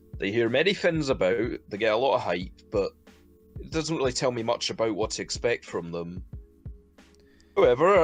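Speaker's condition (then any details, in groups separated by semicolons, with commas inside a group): No condition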